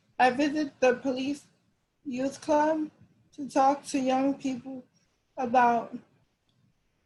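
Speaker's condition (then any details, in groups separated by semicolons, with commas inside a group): Cerebral palsy; cerebral palsy, uses wheelchair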